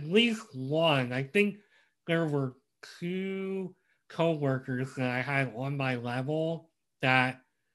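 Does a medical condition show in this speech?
Yes: cleft lip and palate; congenital.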